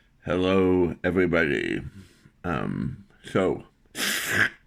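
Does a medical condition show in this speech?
Yes: tongue cancer surgery, tongue graft.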